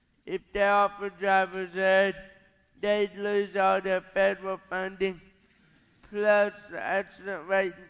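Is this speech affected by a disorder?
Yes: cerebral palsy; caused by parents' lifestyle.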